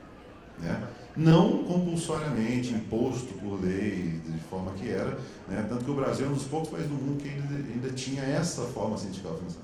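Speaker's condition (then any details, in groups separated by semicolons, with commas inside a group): No condition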